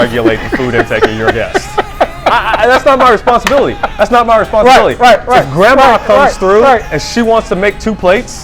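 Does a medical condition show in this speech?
No.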